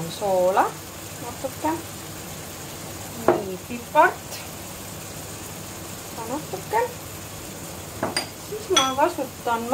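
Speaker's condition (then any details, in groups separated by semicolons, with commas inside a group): No condition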